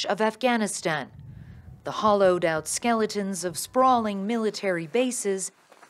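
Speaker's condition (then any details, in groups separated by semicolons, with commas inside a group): No condition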